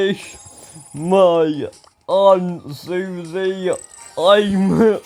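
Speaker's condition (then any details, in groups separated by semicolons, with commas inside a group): Ataxia; speech recently worse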